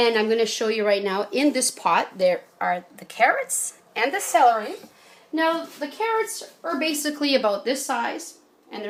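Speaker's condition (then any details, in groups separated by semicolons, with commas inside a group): No condition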